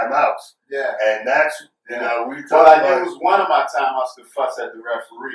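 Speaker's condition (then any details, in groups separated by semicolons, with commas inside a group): No condition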